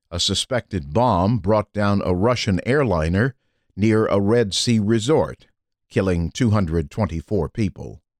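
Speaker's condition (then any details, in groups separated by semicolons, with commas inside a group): No condition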